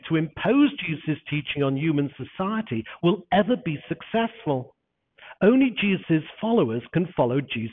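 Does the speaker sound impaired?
No.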